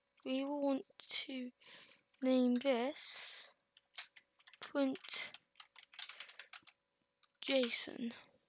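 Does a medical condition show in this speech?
No.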